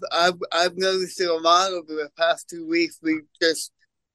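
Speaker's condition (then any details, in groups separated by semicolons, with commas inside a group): Cerebral palsy; congenital, lack of oxygen at birth, stroke-like state, left side of body, walks unassisted with limp; pulled groin muscle in bowling league, cannot walk, uses walker, band helps on and off stages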